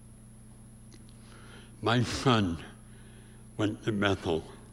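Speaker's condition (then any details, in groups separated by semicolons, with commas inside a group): Severe speech impediment; about age 84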